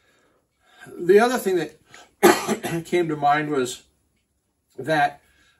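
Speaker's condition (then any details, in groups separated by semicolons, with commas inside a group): No condition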